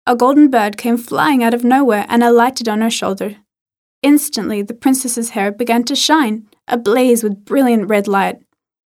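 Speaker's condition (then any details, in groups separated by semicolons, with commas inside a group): No condition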